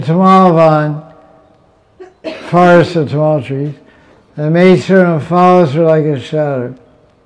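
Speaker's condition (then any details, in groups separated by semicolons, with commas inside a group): Deafness; unsure of microphone volume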